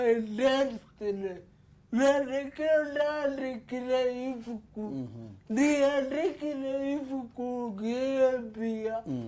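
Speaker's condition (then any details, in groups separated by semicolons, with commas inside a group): Cerebral palsy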